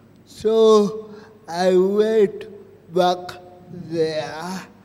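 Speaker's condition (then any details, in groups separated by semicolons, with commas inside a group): Cerebral palsy; present from birth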